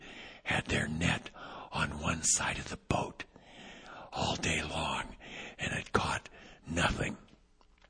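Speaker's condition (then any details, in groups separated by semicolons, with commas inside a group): Vocal cord paralysis, unilateral; about 6 weeks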